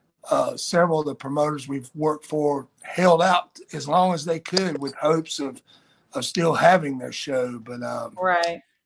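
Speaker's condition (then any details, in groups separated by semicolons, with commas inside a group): No condition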